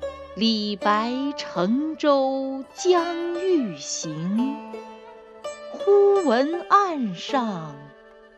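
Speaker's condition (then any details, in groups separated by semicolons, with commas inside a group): No condition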